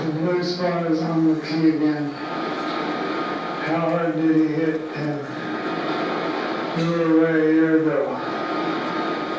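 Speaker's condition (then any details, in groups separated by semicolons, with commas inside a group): Parkinson's disease; before LSVT therapy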